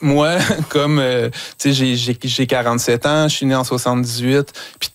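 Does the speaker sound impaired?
Yes: stuttering; developmental stuttering, hereditary neurodevelopmental, lifelong, interrupted speech neural connections, many absurd cure methods proposed; age 47; here repeated sounds.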